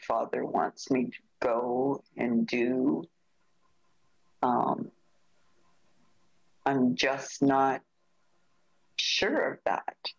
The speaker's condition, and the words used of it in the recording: Aphasia. The thoughts just don't go to your mouth quick enough.